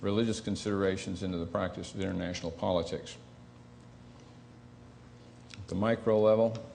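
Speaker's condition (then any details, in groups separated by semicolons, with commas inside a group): No condition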